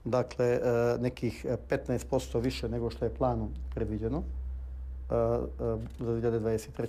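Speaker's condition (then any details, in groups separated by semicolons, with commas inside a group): No condition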